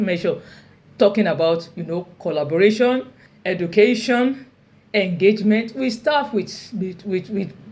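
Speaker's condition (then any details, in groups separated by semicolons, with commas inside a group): No condition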